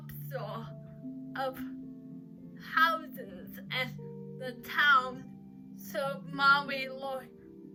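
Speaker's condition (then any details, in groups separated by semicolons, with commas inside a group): Cerebral palsy; uses crutches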